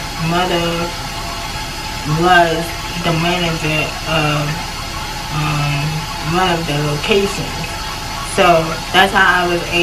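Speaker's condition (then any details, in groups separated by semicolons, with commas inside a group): Cerebral palsy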